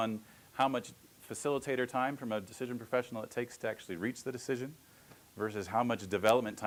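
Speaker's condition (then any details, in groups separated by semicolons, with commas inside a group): No condition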